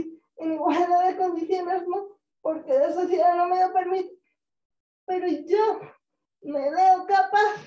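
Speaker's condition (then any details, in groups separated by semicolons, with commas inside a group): Cerebral palsy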